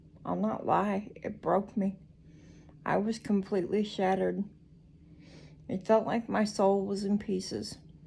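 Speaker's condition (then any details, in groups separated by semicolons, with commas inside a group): Cerebral palsy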